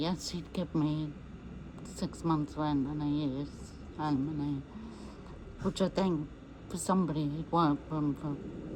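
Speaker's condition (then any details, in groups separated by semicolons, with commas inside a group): MND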